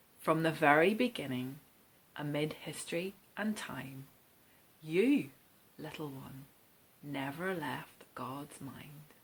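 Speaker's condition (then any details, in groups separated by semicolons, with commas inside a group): No condition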